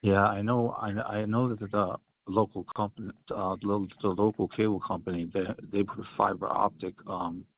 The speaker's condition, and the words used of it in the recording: Stuttering. I have one of those because I have a speech impediment